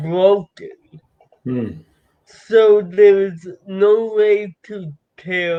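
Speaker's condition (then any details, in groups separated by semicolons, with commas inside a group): Cerebral palsy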